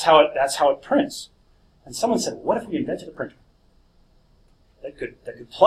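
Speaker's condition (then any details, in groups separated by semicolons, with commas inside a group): No condition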